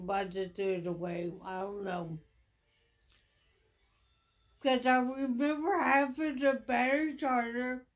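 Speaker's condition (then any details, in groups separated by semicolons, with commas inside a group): Traumatic brain injury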